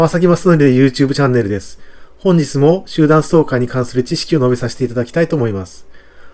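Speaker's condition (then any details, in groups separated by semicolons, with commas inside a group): No condition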